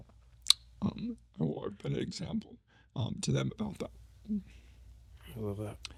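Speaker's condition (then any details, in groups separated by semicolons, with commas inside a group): ALS; slowly progressing form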